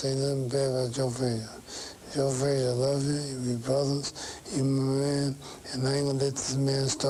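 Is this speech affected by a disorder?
Yes: Parkinson's syndrome; sometimes slurred speech.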